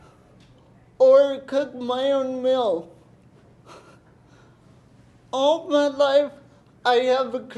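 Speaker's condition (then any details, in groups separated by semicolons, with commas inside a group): Cerebral palsy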